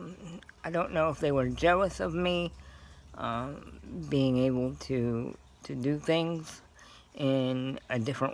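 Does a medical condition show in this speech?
Yes: cerebral palsy; scoliosis.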